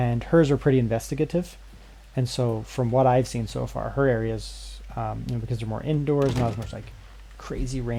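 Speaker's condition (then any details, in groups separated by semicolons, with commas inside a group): No condition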